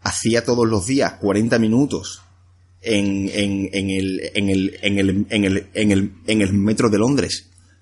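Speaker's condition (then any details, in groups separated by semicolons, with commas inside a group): Stuttering; formerly much worse; much reduced, fluency improved through personal development, handled well now; word and phrase repetitions, filler eh; repeated words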